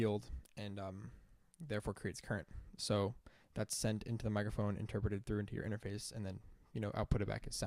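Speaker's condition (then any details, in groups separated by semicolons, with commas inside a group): No condition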